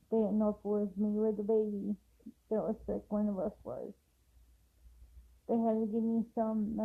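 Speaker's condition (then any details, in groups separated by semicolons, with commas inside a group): Cerebral palsy; affects walking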